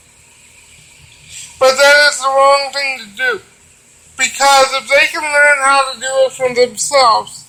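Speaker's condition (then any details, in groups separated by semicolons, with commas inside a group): Cerebral palsy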